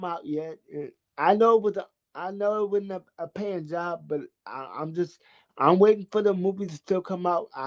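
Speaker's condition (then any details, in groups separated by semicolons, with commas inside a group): Cerebral palsy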